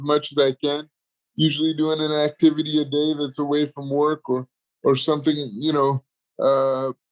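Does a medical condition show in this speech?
Yes: cerebral palsy.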